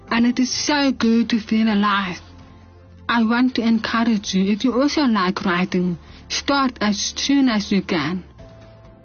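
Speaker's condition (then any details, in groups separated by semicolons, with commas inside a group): 97% hearing loss, severe; 97% hearing loss since childhood, struggled understanding in hearing school, cochlear implants for last 6 years; hearing brought up to 80% with cochlear implants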